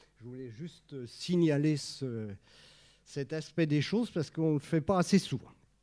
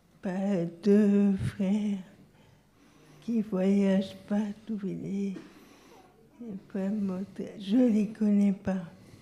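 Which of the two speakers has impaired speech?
The second: locked-in syndrome.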